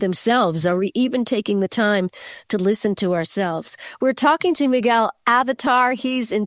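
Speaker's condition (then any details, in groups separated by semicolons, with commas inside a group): No condition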